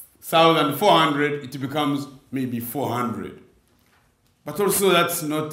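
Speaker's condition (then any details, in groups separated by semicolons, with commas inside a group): No condition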